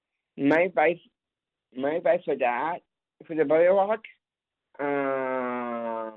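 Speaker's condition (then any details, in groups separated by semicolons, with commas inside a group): Down syndrome; describes self as very capable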